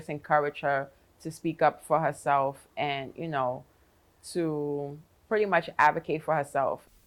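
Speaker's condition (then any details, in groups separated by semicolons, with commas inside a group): No condition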